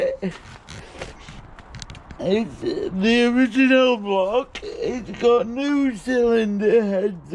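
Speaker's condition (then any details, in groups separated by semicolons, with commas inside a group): Cerebral palsy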